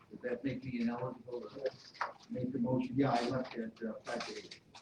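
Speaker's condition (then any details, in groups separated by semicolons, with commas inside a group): No condition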